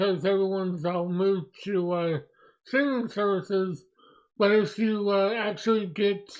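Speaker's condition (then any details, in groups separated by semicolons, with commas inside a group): Mobius syndrome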